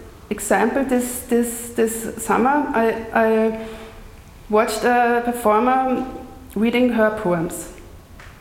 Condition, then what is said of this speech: Stuttering. And because I have no control about how much I stutter on a given day, I was even afraid that I will not stutter enough.